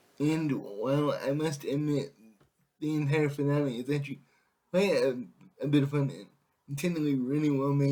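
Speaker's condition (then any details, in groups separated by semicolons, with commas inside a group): Cerebral palsy; able to speak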